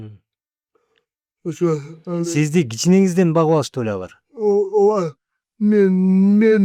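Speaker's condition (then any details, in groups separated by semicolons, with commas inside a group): Cerebral palsy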